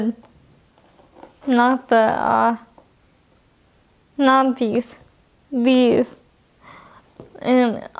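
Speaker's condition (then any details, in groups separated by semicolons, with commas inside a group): Cerebral palsy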